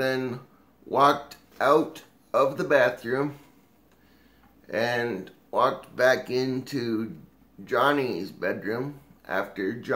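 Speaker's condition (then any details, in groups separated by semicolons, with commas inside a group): Cerebral palsy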